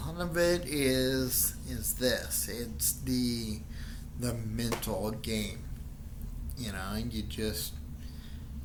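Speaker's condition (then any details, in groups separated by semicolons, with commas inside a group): Friedreich's ataxia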